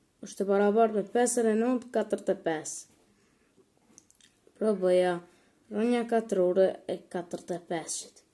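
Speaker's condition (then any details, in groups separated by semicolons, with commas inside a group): No condition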